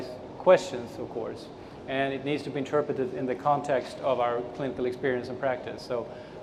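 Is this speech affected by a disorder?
No.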